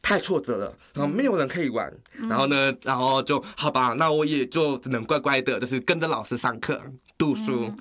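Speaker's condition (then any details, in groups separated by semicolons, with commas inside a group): Hearing impairment, acquired, progressive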